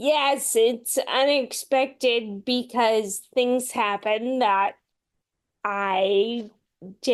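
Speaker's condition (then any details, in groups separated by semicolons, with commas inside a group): Friedreich's ataxia; diagnosed at 17, MS ten years, cane to walker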